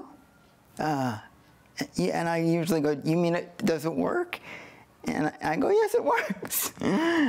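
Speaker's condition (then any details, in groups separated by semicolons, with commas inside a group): Cerebral palsy; uses scooter, needs dressing help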